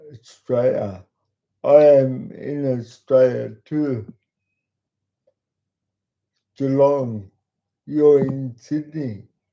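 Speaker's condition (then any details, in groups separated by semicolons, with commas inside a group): Cerebral palsy; talks slowly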